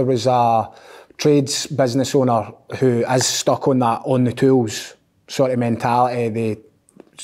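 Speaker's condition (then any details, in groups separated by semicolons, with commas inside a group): No condition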